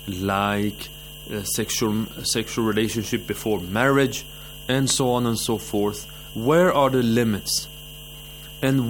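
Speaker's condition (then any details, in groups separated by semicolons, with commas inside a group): No condition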